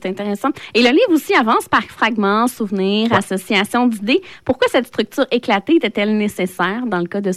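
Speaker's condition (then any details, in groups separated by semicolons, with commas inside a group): No condition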